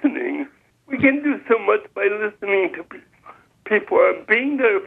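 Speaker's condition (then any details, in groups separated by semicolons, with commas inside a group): Spastic cerebral palsy; lifelong wheelchair use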